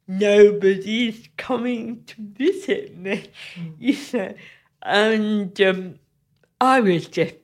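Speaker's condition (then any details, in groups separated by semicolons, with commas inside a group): Cerebral palsy; from birth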